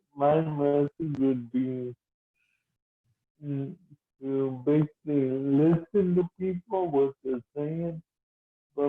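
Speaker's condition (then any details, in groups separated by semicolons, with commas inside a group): Cerebral palsy, mild; speech slightly affected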